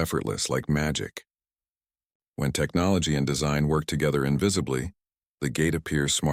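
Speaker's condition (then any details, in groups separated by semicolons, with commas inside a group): No condition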